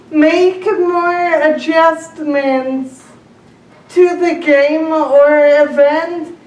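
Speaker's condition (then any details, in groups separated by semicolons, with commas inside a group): Traumatic brain injury; injured at age 10, relearned everything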